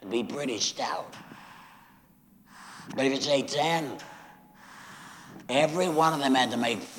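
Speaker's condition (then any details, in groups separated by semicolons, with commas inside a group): Laryngectomy after throat cancer; recurred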